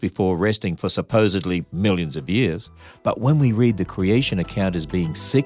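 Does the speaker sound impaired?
No.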